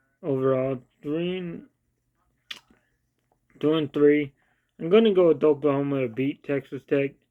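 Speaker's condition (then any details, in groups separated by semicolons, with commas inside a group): Cerebral palsy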